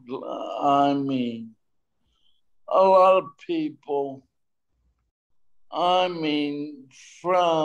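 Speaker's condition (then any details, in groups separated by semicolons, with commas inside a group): Traumatic brain injury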